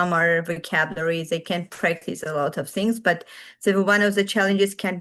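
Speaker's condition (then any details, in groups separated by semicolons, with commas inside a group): No condition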